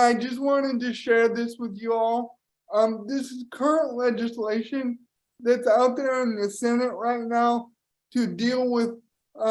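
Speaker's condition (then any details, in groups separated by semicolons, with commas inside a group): Cerebral palsy; power wheelchair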